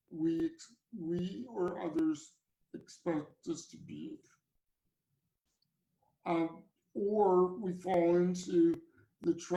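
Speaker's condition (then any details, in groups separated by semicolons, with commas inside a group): Cerebral palsy; from birth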